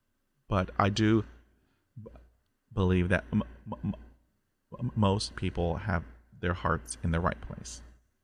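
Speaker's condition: Stuttering; stutter since childhood; blocks

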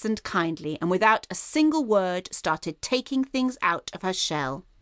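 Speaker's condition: No condition

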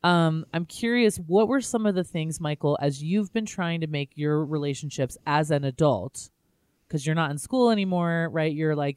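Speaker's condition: No condition

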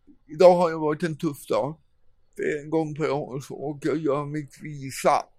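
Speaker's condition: Cerebral palsy; worse in cold

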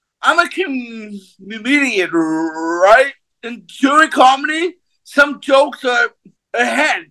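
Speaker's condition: Stutter; lifelong stutter, diagnosis global developmental delay, not Down syndrome, often wrongly called faked; stutter present in conversation, denies faking it; sometimes deliberately enhanced on stage for jokes and comic timing, good vocabulary; prolonged sounds, blocks

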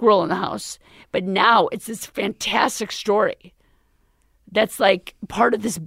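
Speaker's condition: Vocal cord paralysis, left vocal cord; steroid injections earlier, recent type 1 thyroplasty, palatal adhesion, implant joining cords, another surgery possibly needed

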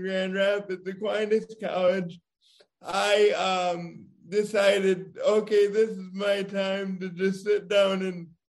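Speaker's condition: Cerebral palsy; diagnosed as firstborn child

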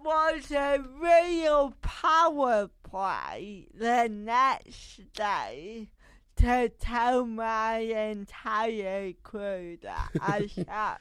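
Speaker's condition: Cerebral palsy

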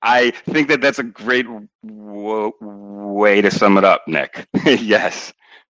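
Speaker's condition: Stuttering; researcher of stuttering at New York University; sound and word repetitions, fillers, being put on the spot makes stuttering harder to manage; repeated sounds, blocks

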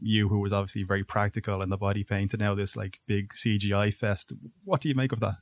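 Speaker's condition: No condition

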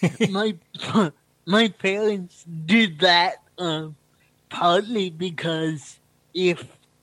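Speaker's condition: Cerebral palsy; noticeable speech impediment

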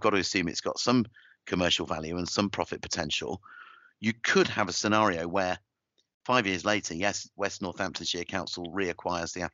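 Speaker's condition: No condition

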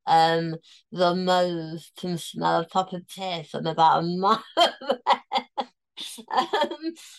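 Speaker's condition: Tongue cancer, near-total glossectomy; cancer free

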